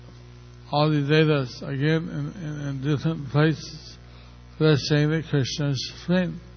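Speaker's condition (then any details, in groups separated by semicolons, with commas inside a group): Stroke; stroke a little over a year ago; speaking not easy, unsure listeners understand, engages helper Jantai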